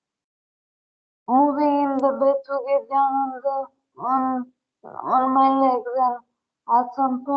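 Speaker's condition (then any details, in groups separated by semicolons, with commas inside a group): Brain injury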